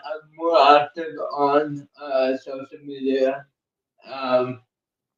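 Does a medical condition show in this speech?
Yes: cerebral palsy; uses one hand.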